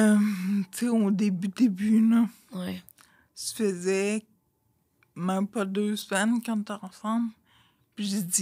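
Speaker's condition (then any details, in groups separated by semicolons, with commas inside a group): Friedreich's ataxia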